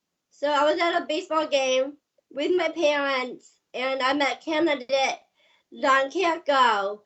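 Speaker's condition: Down syndrome

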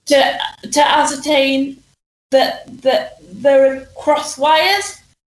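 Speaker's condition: Cerebral palsy; unable to stand, walk or sit independently, limited hand use; relies on power chair, needs help with eating, drinking and all daily tasks, employs own staff team

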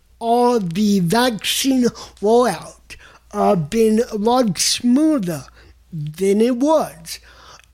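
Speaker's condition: Cerebral palsy; impediment called an accent, mistaken for drunk, listeners adjust over time, untraditional tenor singing voice

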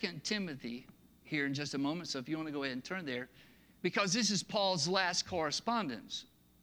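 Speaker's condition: No condition

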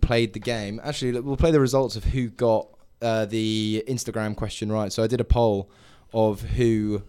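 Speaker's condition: No condition

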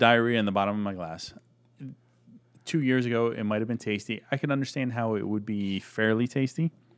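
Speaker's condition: No condition

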